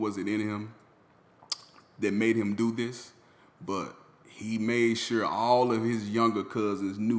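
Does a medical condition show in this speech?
No.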